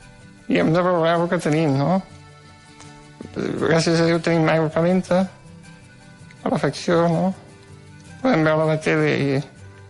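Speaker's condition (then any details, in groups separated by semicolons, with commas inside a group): Duchenne muscular dystrophy; no longer able to eat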